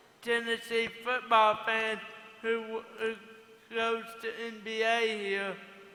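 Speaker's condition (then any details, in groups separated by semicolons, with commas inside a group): Cerebral palsy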